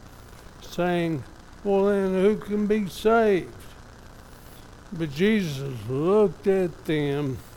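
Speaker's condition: ALS; progressing

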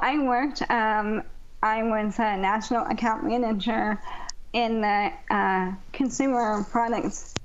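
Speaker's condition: ALS; does much independently, only vitamins and one ALS medicine, 6-monthly PT, speech, neurology

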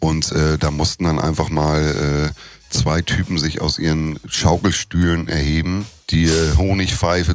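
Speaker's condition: No condition

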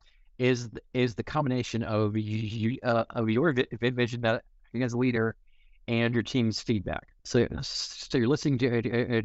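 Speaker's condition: Stuttering; disfluencies may sound like audio buffering; repeated sounds, repeated words, prolonged sounds

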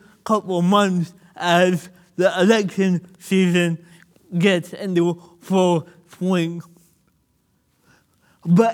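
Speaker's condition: Cerebral palsy; birth oxygen loss

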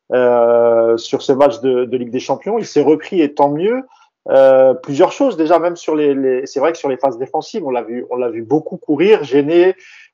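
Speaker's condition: No condition

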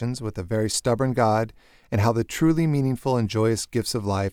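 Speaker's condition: No condition

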